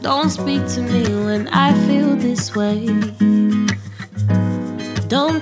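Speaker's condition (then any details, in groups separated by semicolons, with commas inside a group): No condition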